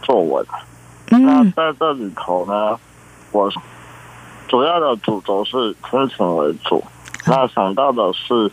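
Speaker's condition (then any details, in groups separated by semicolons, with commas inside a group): Congenital muscular dystrophy; present from birth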